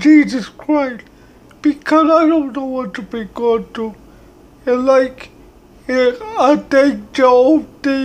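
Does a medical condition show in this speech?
Yes: cerebral palsy.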